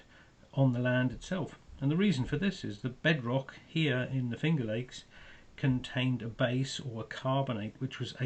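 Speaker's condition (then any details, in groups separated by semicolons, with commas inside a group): No condition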